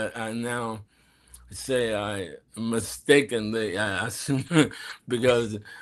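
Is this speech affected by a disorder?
Yes: ALS; throat muscles affected, speech slowed.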